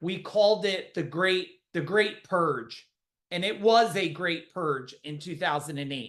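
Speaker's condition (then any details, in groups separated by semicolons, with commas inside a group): No condition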